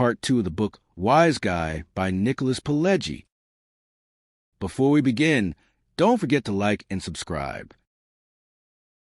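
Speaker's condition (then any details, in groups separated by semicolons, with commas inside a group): No condition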